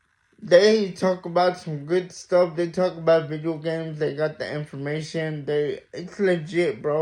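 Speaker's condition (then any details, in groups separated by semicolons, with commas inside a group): Mild cerebral palsy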